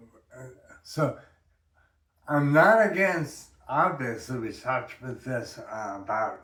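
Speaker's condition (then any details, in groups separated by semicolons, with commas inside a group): Brain injury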